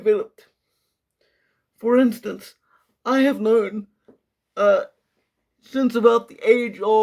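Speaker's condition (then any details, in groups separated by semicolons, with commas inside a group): Quadriplegic cerebral palsy; affects speech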